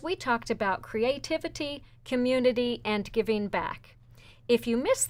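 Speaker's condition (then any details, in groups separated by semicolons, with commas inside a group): No condition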